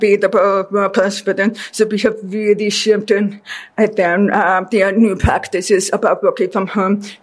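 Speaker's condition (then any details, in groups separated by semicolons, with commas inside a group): Deafness; deaf since childhood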